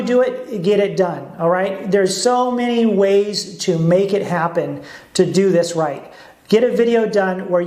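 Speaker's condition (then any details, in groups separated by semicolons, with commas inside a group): No condition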